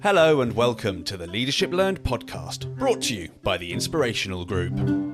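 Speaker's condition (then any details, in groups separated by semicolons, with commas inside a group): No condition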